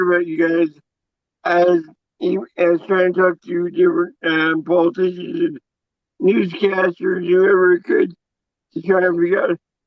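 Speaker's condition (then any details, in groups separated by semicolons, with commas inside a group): Cerebral palsy; audible in voice, distinctive speech pattern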